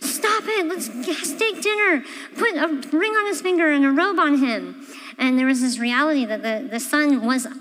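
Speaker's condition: Cleft palate; voice sounds different, half of voice vibrations go through nose, nasal resonance

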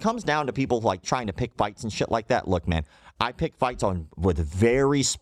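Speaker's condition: Cleft lip and palate

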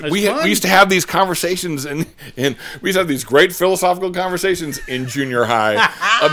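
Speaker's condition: No condition

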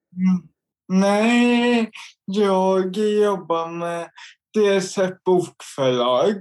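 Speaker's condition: Cerebral palsy; motor skills and balance affected

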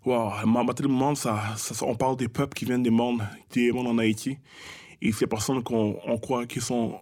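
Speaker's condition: Stuttering; stutters in conversation, fluent when rapping, strings syllables together very fast without stopping or tripping; repeated sounds

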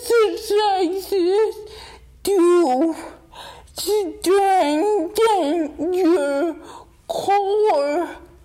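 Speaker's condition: Dystonia; wheelchair user

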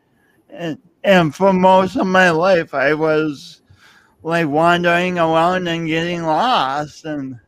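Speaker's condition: Speech impediment; slow speech

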